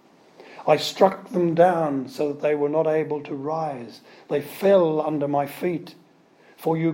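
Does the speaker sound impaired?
No.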